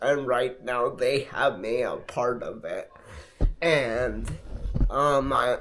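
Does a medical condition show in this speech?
Yes: multiple sclerosis.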